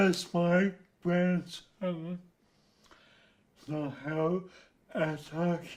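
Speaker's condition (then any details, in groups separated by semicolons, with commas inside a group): Spinocerebellar ataxia type 6, SCA6; affects walking and speech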